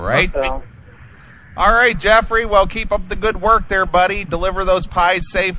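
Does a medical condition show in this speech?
No.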